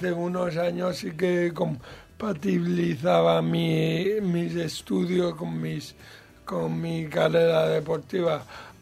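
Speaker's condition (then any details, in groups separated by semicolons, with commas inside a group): Cerebral palsy, mild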